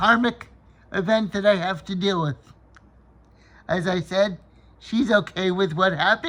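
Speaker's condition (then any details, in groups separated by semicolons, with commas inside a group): Cerebral palsy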